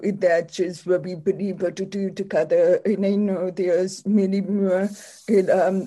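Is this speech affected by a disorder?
Yes: deafness; uses sign language, sign language interpreter or captioning for communication access; speaks for self, also uses sign language.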